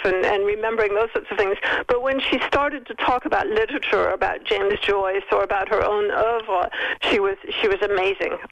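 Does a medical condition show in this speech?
No.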